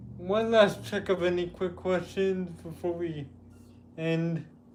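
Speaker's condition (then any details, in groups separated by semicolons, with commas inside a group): Cerebral palsy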